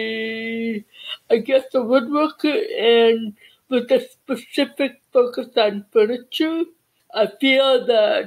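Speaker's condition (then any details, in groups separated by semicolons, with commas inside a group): Cerebral palsy; childhood speech therapy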